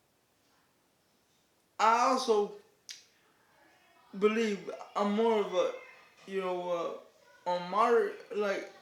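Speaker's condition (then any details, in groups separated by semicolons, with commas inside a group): Cerebral palsy; declined offered surgery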